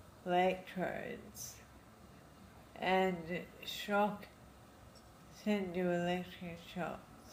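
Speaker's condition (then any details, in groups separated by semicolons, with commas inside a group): Friedreich's ataxia; diagnosed in childhood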